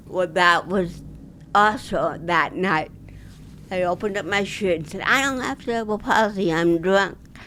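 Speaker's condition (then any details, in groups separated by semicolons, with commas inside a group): Dystonia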